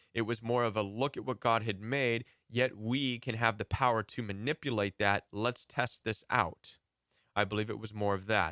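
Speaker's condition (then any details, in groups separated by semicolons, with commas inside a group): No condition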